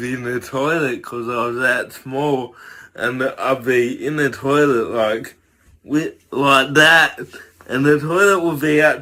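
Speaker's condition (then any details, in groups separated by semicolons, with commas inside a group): Cerebral palsy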